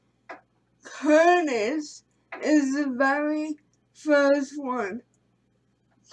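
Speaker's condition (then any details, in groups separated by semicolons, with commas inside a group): Cerebral palsy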